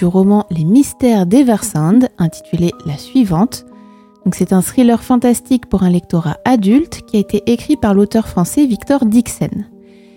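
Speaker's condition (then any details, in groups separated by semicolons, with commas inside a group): No condition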